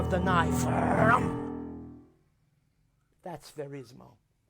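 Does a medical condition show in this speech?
No.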